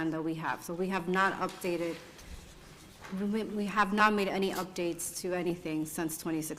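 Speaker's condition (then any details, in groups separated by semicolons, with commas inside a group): No condition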